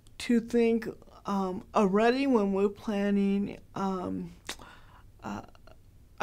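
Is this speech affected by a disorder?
Yes: cerebral palsy, mild; hard to understand.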